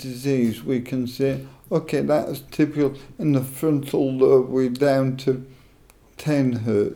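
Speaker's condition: Motor neuron disease; muscle machine on atrophy setting for voice box

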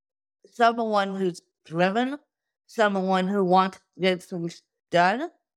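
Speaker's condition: Cerebral palsy; spine cannot hold body up

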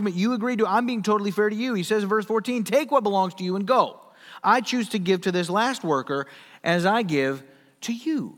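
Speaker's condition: No condition

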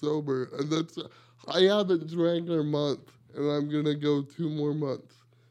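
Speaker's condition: Cerebral palsy; wheelchair user

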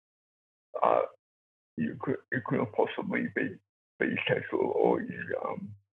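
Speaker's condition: Cerebral palsy; born two months premature

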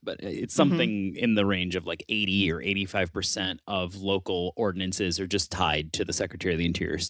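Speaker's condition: No condition

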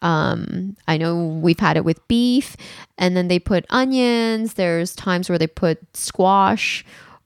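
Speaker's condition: No condition

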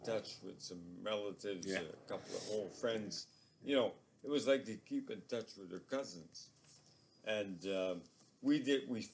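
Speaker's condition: ALS; progressively crippling neurological disorder

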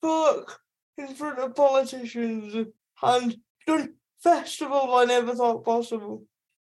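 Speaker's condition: Speech impediment; took four hours to record a one-minute piece

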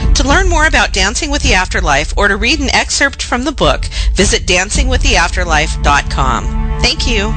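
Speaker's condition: No condition

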